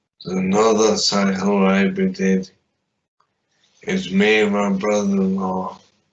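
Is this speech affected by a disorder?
Yes: traumatic brain injury; limb injuries.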